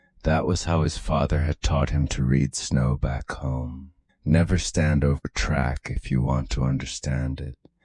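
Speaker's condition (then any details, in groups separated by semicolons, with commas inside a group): No condition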